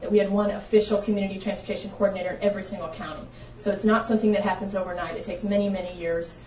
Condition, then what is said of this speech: None; typical speech.